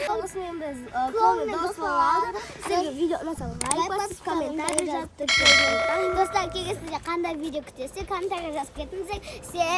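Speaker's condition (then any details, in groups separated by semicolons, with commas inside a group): No condition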